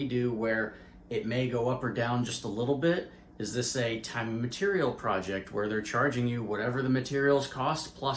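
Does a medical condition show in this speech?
No.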